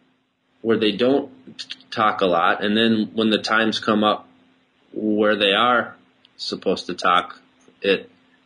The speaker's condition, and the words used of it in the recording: Stuttering. I know that if someone were to hear me for the first time ever talk, they'd be like, whoa, that dude stutters a lot.